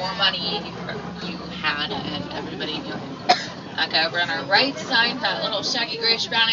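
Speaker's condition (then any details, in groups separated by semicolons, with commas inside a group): No condition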